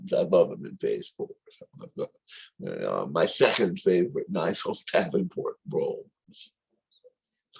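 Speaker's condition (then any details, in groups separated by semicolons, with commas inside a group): Tongue cancer surgery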